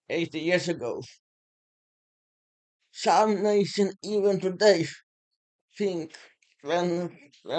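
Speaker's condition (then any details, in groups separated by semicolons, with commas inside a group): Muscular Parkinson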